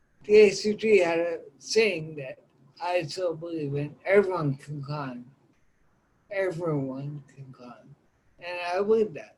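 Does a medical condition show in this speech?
Yes: ataxia.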